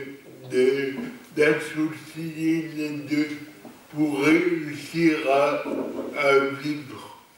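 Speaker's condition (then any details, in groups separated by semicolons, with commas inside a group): Cerebral palsy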